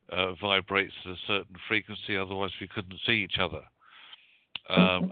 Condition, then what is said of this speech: None; typical speech.